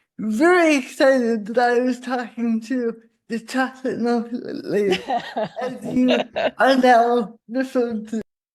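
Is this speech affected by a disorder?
Yes: cerebral palsy; spasticity.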